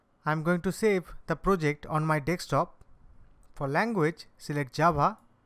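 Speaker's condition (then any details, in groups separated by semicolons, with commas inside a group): No condition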